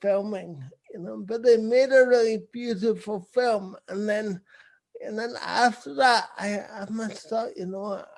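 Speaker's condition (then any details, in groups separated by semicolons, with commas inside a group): Cerebral palsy; visible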